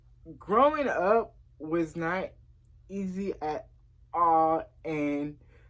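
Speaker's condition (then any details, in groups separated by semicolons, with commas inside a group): Cerebral palsy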